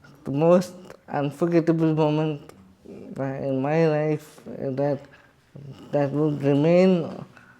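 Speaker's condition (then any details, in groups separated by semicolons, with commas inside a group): Cerebral palsy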